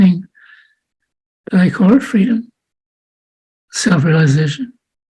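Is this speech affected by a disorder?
Yes: Parkinson's disease; unsteady walking.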